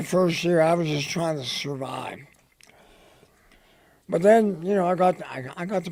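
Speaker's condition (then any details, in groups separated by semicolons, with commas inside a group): Head and neck cancer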